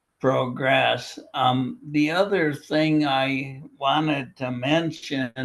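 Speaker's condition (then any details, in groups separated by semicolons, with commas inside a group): Primary lateral sclerosis, bulbar onset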